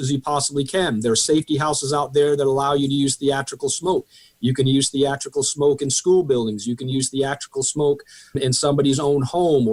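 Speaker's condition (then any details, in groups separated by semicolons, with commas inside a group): No condition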